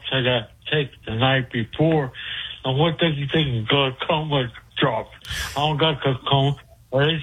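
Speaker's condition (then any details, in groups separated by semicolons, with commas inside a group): Speech impediment; cause unclear, stabbed by girlfriend and hit on head with ashtray years ago; speaking by telephone as a radio show caller; usually hard for host to understand, understood better than ever during this call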